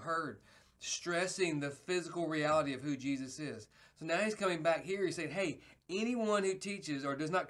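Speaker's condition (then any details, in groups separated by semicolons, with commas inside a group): No condition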